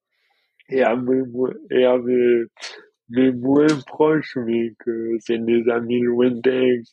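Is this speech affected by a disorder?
Yes: dystonia; rare neurological dystonia, involuntary muscle contractions, onset in childhood, daily physical effort, heavier for past 5 years.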